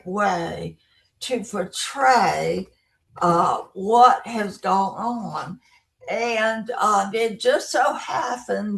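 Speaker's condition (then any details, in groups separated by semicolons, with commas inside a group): Brain injury; traumatic; lost speech, speech therapy, relearned talking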